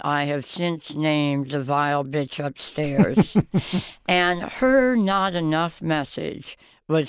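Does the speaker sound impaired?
Yes: oral cancer, half tongue removed, partial glossectomy; oral cancer under tongue, recurred as golf-ball tumor, half tongue and part jaw removed, radiation.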